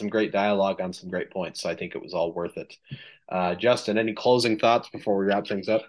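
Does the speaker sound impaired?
No.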